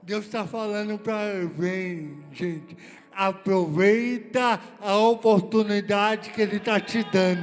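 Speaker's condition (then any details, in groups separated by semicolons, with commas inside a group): Cerebral palsy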